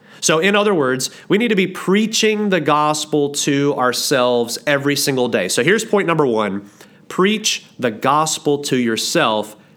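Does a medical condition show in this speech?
No.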